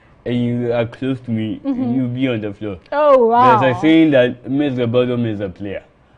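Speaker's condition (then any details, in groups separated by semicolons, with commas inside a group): Cerebral palsy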